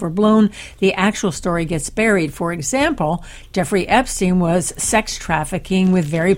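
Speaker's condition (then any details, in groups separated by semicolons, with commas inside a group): No condition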